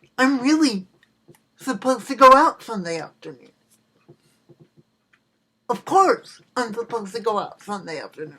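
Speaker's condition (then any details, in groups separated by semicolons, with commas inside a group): Cerebral palsy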